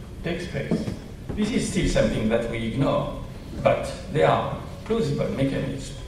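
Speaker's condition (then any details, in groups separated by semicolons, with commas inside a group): No condition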